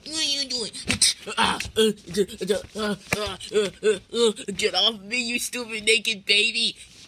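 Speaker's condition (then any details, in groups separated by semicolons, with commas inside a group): No condition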